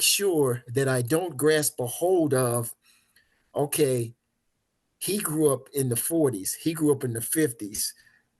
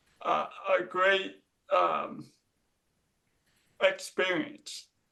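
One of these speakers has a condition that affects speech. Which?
The second: cerebral palsy; mild limp; diagnosed age 3; speech affected.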